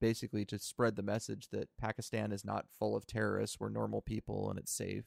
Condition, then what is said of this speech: None; typical speech.